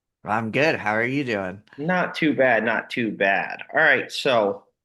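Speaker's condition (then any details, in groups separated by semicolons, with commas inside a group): No condition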